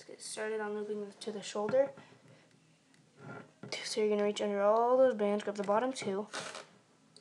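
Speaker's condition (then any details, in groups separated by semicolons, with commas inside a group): No condition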